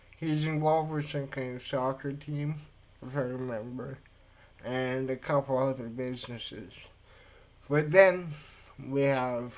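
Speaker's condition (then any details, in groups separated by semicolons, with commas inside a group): Cerebral palsy; speech affected by cerebral palsy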